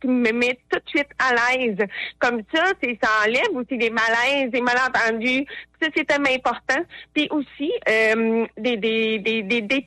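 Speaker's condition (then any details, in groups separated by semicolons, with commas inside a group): Hard of hearing; not very visible, daily obstacles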